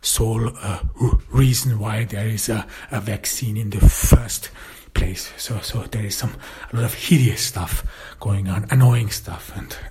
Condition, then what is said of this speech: Stuttering. I myself feel it in a way that my speaking has improved, that I some sort of, the more I talk, the more I speak, I stutter less.